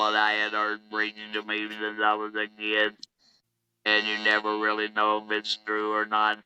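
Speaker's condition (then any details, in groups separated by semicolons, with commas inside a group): Laryngectomy; electrolarynx speech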